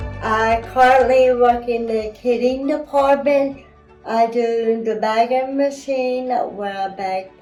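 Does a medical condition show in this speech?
Yes: cerebral palsy.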